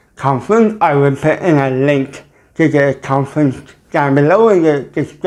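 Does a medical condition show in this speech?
Yes: cerebral palsy; mild, ataxic type.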